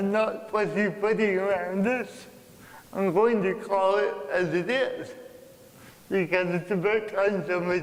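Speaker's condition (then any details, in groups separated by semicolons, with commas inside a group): Cerebral palsy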